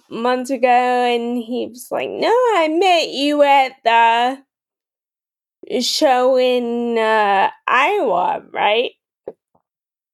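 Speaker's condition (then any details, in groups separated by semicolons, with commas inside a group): Friedreich's ataxia; some speech issues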